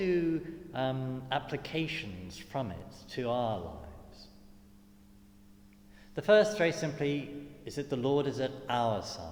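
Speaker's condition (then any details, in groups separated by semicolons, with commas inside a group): No condition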